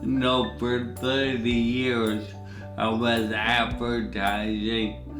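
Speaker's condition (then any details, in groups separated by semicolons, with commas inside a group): Traumatic brain injury (pontine cavernoma)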